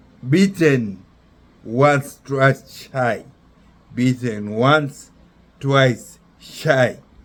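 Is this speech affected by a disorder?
Yes: speech impairment after surgeries.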